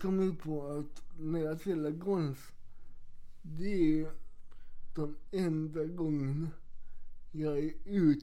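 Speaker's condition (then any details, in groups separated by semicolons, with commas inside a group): Cerebral palsy; wheelchair user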